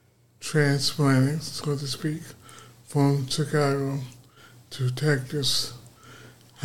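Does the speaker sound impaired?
Yes: aphasia; aphasia after four strokes, first the worst, arms and slurred speech, later vision and balance; speech strengthened through recovery, now speaking on podcast.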